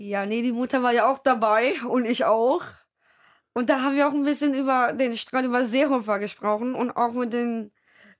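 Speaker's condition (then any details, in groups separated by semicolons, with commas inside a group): Down syndrome; young woman aged 20; mother present as assistant, helps when stuck or question not understood; cannot speak freely very well, read prepared question aloud at Wahlkampfarena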